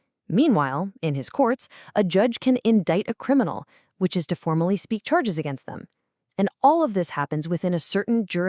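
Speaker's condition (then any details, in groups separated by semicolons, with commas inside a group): No condition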